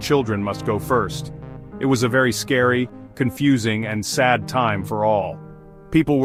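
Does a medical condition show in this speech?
No.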